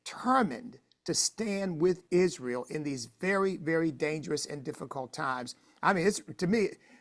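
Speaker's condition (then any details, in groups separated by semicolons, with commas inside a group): No condition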